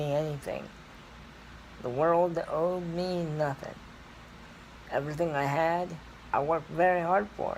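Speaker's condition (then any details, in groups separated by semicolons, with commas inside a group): Cerebral palsy; scoliosis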